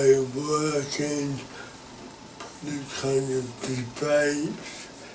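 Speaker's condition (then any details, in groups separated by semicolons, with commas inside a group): Cerebral palsy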